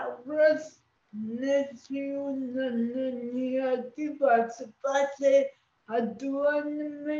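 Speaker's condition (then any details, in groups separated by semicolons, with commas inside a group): Cerebral palsy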